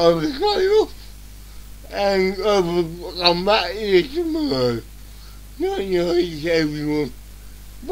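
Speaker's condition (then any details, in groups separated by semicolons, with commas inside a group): Cerebral palsy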